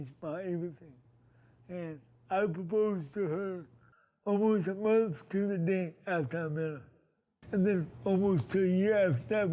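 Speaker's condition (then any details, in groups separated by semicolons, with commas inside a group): Cerebral palsy; present since birth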